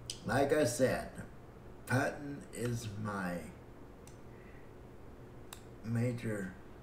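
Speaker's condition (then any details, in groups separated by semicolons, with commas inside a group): Cerebral palsy; breathing fine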